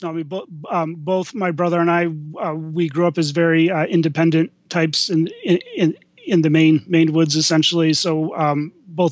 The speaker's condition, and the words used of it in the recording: Stuttering. I like to say I have a voice made for print.